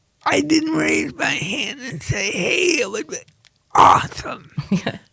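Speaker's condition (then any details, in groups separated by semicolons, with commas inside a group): Cerebral palsy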